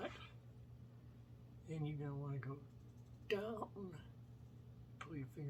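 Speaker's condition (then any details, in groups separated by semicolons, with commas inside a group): Myasthenia gravis; affects two fingers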